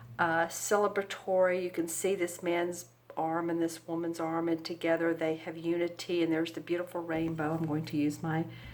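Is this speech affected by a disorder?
No.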